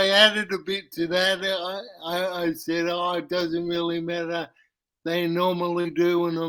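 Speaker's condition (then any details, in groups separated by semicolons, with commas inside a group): Cerebral palsy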